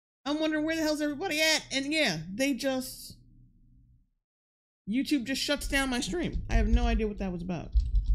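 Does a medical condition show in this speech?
No.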